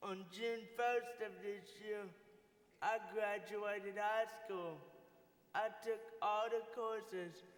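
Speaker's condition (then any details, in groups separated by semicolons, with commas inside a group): Cerebral palsy; from birth, uses wheelchair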